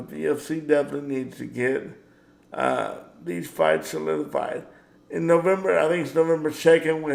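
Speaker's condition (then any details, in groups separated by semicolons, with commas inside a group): Cerebral palsy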